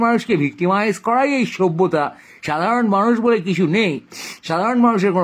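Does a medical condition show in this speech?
No.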